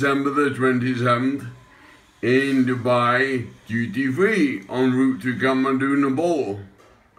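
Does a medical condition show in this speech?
Yes: acquired brain injury, ataxia.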